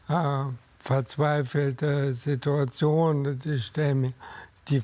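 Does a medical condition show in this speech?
Yes: ALS; almost 10 years since diagnosis, companion Cassandra Menten, alternative therapies tried, cannot go out alone.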